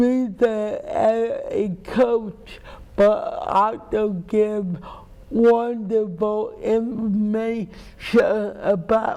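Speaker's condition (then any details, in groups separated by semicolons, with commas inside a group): Cerebral palsy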